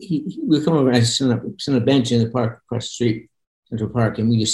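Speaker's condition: Parkinson's; progressive brain disease, diagnosed in early adulthood, incomplete facial control, passive stone face; takes pills that make symptoms go away; voice sometimes monotone

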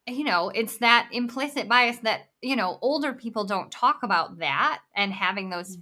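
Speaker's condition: Bilateral cleft lip and palate; congenital

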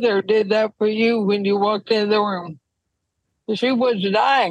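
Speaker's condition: ALS; wheelchair use when traveling

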